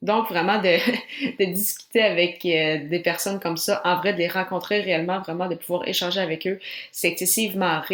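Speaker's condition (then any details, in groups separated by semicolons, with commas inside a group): No condition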